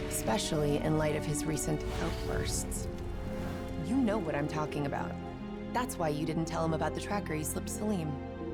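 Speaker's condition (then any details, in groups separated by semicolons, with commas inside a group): No condition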